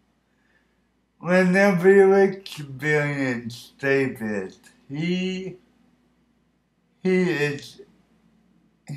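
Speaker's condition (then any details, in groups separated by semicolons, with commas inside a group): Cerebral palsy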